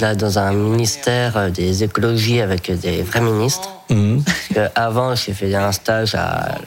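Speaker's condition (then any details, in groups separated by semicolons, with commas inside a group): Trisomy 21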